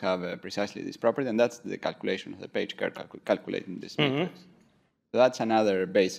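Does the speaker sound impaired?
No.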